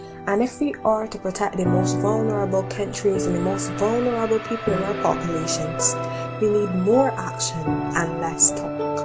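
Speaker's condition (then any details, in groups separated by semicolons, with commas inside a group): No condition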